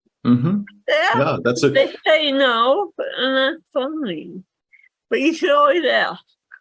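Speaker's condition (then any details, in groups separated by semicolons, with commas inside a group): Cerebral palsy; speaks better than types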